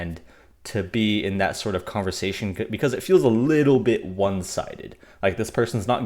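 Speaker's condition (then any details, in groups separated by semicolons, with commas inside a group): No condition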